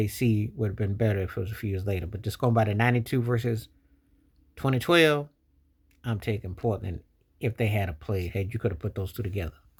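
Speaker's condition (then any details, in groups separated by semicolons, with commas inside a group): No condition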